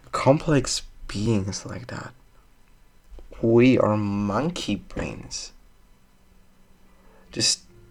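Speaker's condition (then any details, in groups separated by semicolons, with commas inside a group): No condition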